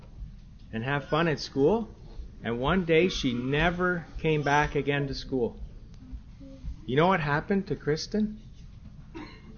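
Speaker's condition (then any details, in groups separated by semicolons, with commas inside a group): No condition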